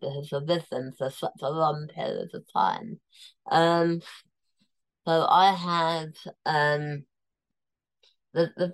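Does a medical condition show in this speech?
Yes: tongue cancer, near-total glossectomy, stage 4 tongue cancer.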